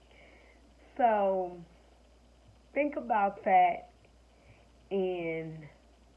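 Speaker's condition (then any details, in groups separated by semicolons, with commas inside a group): Cerebral palsy, spastic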